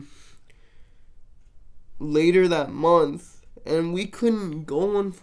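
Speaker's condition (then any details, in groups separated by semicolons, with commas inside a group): Cerebral palsy, mixed, mild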